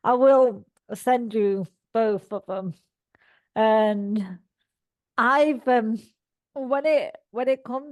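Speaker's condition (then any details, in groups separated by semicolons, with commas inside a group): Cerebral palsy; all four limbs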